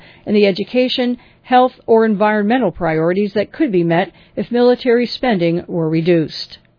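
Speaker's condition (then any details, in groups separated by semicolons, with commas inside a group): No condition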